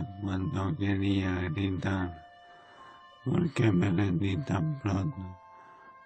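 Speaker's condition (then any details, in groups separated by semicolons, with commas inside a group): ALS; late stage, near death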